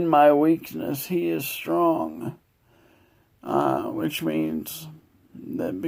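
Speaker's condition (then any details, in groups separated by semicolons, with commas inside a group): Multiple sclerosis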